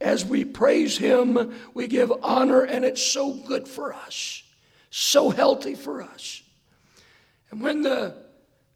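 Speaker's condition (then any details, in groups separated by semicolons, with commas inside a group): Hoarseness after vocal cord surgery; post-surgery check few days ago, surgeon says vocal cords look much better, straight lines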